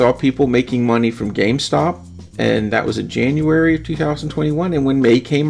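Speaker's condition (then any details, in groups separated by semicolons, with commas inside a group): No condition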